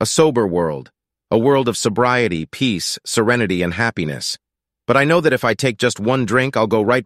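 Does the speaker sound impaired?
No.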